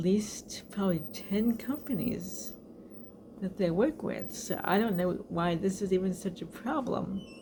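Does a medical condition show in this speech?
Yes: cerebral palsy.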